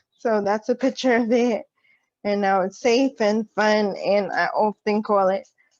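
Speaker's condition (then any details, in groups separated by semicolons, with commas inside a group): Cerebral palsy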